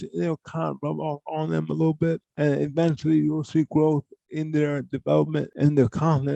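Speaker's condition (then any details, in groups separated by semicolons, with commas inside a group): Cerebral palsy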